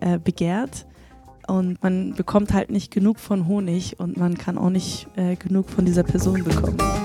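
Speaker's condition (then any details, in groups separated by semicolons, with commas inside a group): No condition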